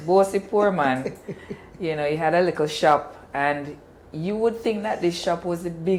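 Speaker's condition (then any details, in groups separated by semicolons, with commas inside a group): No condition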